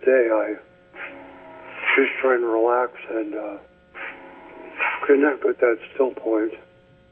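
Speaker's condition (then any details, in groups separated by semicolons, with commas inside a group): ALS; first symptom twitches in chest, specialist took six to eight months to diagnose, almost six years since diagnosis; speech getting worse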